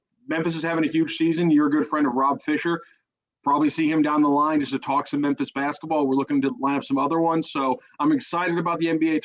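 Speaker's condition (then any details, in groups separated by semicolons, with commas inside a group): No condition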